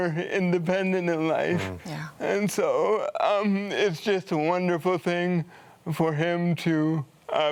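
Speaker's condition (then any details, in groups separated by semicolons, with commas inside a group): Cerebral palsy; from birth, premature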